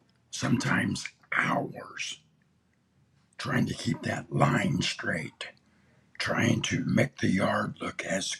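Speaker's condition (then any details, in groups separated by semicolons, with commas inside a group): Throat cancer; tracheostomy tube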